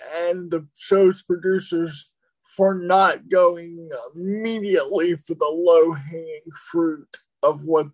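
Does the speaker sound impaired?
Yes: cerebral palsy; limbs sometimes move in unintended directions.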